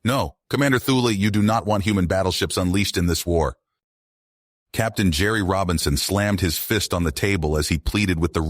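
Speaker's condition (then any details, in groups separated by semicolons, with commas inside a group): No condition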